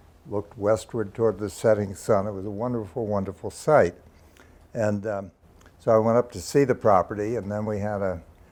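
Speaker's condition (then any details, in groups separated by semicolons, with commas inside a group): No condition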